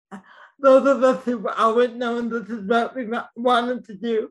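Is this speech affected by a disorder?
Yes: cerebral palsy, mild; speech mildly affected.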